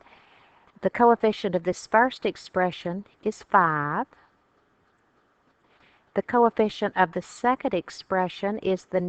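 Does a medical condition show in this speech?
No.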